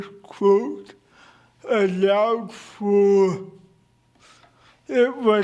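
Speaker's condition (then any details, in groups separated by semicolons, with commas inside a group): Cerebral palsy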